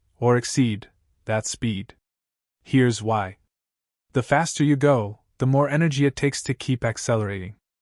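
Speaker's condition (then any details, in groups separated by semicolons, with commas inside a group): No condition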